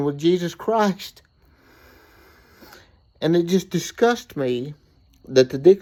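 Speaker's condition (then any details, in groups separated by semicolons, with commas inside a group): Cerebral palsy; reports speaking clearly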